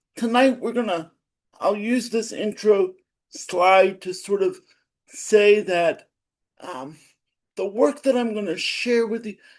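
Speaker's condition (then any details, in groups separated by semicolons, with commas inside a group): Cerebral palsy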